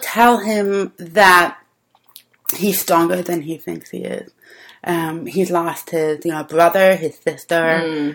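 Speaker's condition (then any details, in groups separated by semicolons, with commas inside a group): Deafness; deaf since childhood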